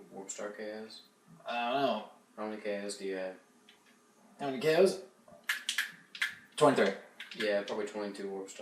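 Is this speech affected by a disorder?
No.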